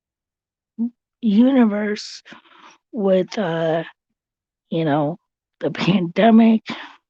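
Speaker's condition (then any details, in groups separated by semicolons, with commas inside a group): Cerebral palsy; since birth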